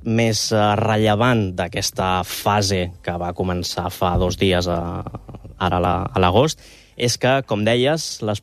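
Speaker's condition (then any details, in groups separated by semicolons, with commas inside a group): No condition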